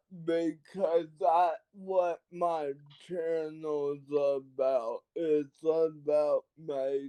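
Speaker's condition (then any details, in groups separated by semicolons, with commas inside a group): Cerebral palsy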